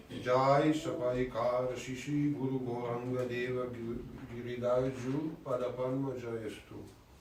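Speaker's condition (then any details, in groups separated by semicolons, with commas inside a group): No condition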